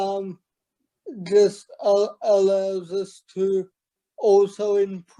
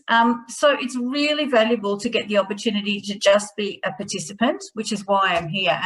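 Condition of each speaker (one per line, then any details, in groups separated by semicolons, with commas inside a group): Cerebral palsy
No condition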